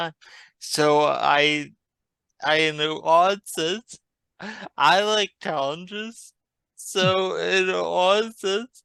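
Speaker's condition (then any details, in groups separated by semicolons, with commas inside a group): Traumatic brain injury; traumatic, hit by car, three-week coma; about 10 years since injury, recovering; relearned swallowing and breathing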